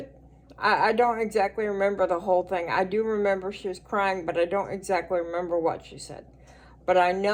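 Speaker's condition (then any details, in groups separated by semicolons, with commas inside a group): Cerebral palsy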